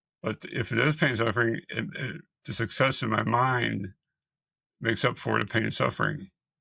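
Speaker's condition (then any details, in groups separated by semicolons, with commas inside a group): Multiple system atrophy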